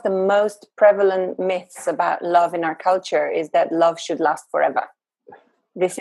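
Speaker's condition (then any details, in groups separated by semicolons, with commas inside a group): No condition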